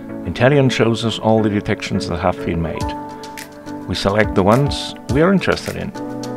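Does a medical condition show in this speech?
No.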